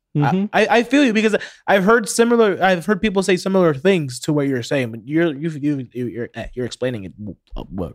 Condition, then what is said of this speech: Stuttering. Me and Joe Biden have the same speech patterns.